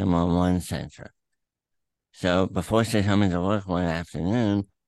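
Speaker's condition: Throat cancer; throat cancer three times

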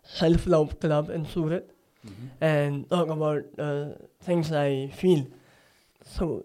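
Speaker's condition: Cleft palate; listeners try harder to understand

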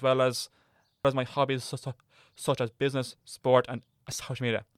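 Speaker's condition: Stutter; speech therapy from about age 5 to 12 with no benefit, attended a stuttering course; podcast used as unconventional self-help for stutter; less than half as severe around people who stutter, much worse with fluent speakers; prolonged sounds

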